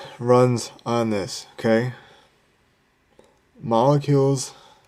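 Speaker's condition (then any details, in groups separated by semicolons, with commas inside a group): Cerebral palsy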